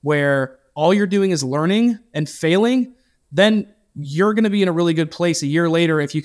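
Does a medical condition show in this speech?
No.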